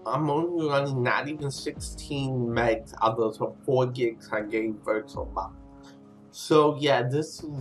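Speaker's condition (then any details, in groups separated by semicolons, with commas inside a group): Cerebral palsy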